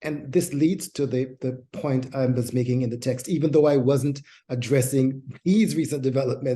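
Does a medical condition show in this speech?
No.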